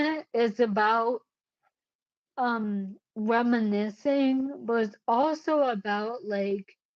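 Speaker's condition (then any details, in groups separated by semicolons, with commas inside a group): Cerebellar ataxia; caused by brain bleed, unsteady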